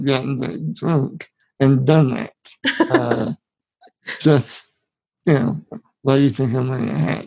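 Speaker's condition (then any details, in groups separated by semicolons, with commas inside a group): Spinal muscular atrophy; genetic, from birth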